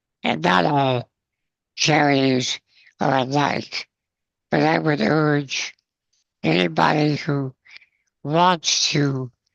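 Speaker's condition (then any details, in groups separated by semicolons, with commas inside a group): Spinal muscular atrophy, congenital; progressive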